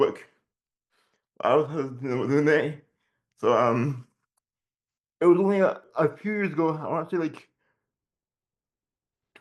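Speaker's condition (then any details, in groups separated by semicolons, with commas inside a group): Generalized dystonia; generalized, childhood onset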